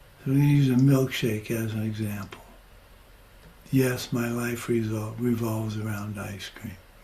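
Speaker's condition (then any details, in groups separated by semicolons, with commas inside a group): Parkinson's; progressing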